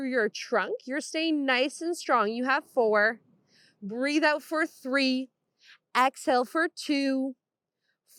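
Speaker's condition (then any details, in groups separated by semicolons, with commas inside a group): No condition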